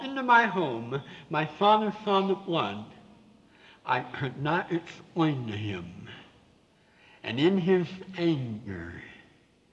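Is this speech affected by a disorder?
Yes: severe cleft palate with lisp; congenital, hole in roof of mouth, no upper lip, half nose, many corrective surgeries; still speaks with a lisp, hard to understand, could not speak clearly for first 17 years.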